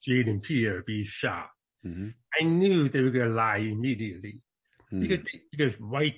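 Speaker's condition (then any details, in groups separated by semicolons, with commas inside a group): Born deaf; congenital deafness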